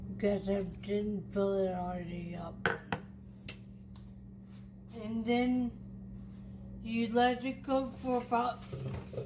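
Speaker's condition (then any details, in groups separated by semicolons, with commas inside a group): Traumatic brain injury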